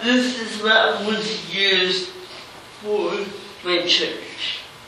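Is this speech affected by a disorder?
Yes: cerebral palsy.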